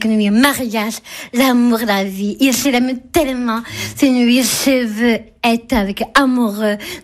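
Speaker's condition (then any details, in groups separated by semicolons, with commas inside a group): Down syndrome; age 28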